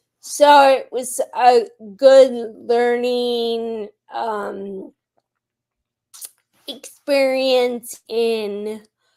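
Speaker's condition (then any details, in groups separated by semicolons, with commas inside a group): Friedreich's ataxia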